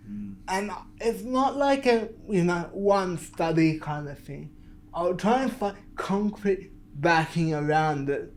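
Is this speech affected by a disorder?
Yes: cerebral palsy; from birth, affects fine motor, coordination, balance, spasms, cramps; speech delayed as teenager, later improved.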